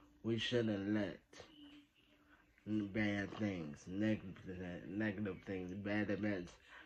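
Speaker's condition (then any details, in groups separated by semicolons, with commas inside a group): Traumatic brain injury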